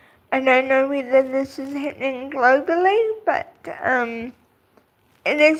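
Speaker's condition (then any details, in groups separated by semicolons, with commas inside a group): Cerebral palsy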